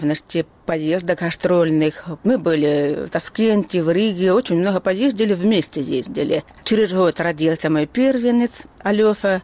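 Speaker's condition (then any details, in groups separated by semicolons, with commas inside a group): Hearing loss, acquired at age 3; lost hearing at three, medical error, missed appendicitis, imported Atikon hearing aids since childhood, lip reads; speech preserved thanks to hearing aids, worsened, speaks with an accent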